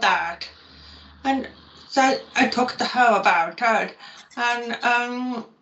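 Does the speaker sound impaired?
Yes: profoundly deaf; profound deafness.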